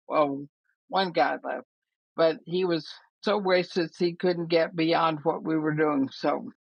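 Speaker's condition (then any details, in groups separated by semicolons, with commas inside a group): ALS; much trouble speaking but intelligible, breathing limits talking time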